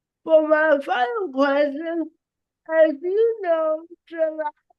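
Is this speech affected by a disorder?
Yes: cerebral palsy.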